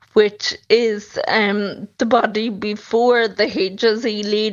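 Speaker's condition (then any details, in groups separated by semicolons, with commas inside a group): Friedreich's ataxia; NCPE found drug not cost effective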